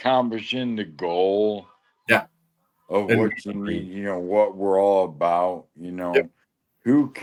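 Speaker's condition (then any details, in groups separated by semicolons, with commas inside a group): Lou Gehrig's disease (ALS)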